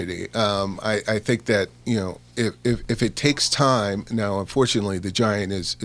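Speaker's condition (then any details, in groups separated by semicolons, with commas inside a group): No condition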